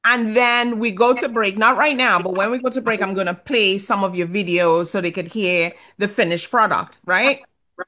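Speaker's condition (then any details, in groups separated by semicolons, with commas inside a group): No condition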